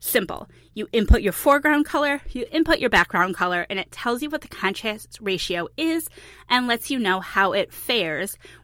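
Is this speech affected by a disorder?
No.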